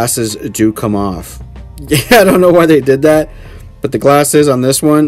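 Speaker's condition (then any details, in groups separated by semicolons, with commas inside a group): No condition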